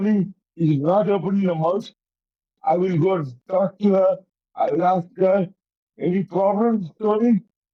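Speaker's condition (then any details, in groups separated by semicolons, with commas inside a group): Cerebral palsy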